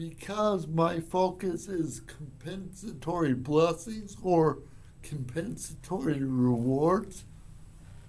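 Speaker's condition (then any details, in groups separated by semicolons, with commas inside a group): Cerebral palsy; from birth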